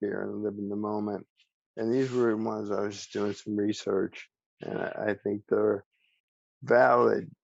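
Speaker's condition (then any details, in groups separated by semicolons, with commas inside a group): ALS; speech still preserved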